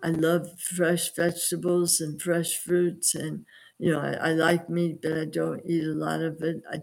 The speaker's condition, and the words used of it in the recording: Aphasia. You're on this show and you sound fine.